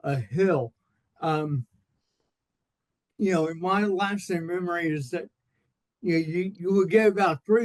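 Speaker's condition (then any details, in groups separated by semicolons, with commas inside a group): Cerebral palsy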